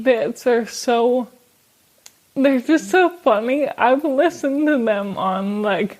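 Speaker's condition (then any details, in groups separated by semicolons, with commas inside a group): ALS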